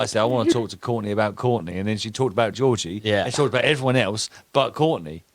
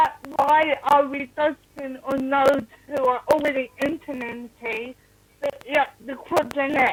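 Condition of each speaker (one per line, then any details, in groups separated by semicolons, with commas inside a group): No condition
Cerebral palsy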